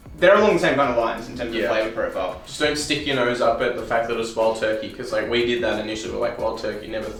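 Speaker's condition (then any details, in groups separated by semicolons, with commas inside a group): No condition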